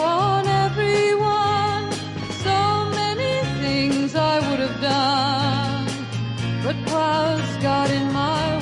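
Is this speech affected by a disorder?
No.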